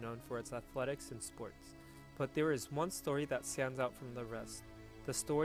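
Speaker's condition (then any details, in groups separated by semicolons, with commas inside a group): No condition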